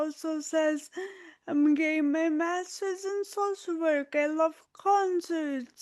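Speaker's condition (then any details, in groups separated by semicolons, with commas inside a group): Autoimmune disease, spinal cord injury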